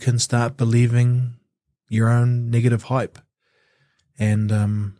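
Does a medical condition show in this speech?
No.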